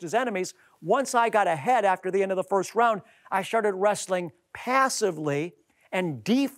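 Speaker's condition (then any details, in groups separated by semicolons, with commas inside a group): No condition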